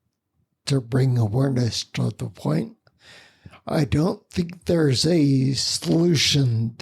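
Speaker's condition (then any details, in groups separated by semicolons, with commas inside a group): Spinocerebellar ataxia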